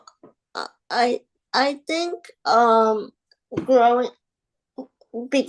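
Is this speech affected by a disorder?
Yes: spastic quadriplegic cerebral palsy.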